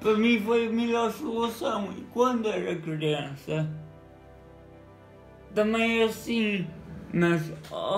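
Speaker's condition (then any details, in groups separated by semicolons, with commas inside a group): Cerebral palsy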